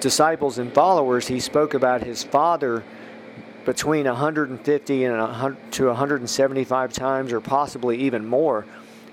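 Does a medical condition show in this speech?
No.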